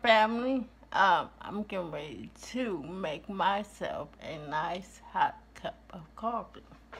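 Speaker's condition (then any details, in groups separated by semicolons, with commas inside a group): ALS; affects hands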